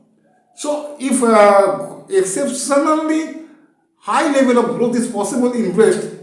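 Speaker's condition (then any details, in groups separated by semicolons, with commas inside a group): No condition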